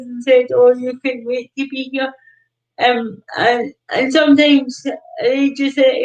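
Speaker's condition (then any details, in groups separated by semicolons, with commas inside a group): Cerebral palsy; predicted never to talk, now talks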